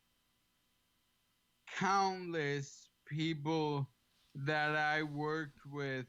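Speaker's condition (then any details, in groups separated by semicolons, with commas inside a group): ALS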